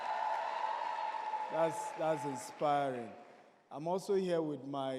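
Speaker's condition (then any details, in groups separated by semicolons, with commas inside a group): No condition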